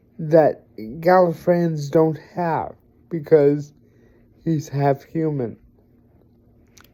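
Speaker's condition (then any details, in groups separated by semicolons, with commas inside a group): Cerebral palsy; reliable voice, uses voice control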